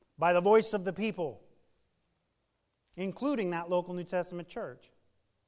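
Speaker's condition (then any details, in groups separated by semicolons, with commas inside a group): No condition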